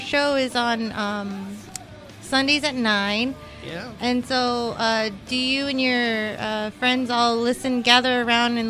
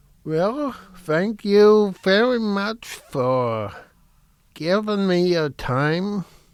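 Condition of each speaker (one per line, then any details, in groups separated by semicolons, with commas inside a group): No condition
Cerebral palsy; tongue tie, tongue cannot touch roof of mouth; speech affected, tongue cannot reach roof of mouth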